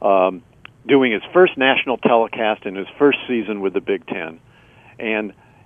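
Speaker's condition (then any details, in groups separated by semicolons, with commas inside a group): No condition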